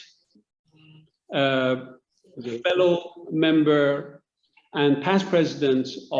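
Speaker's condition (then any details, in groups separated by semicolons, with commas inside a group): No condition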